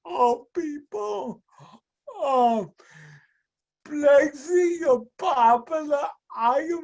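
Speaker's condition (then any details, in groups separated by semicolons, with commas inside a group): Speech and mobility impairment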